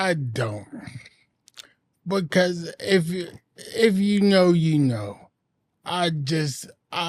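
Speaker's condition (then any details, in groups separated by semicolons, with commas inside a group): Anoxic brain injury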